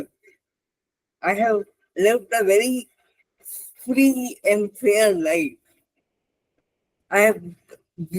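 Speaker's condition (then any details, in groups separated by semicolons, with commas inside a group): Cerebral palsy; spastic left hand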